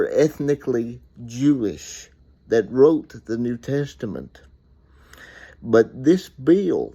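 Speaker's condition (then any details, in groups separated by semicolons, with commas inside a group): Cerebral palsy; uses wheelchair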